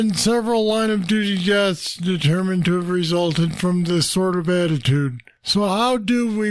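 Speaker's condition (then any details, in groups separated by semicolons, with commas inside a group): Parkinson's disease; deep brain stimulators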